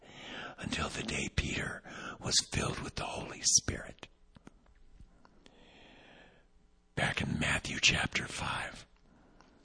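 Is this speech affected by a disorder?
Yes: vocal cord paralysis, unilateral.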